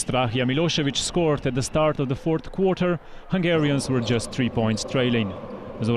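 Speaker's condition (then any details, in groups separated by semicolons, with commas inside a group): No condition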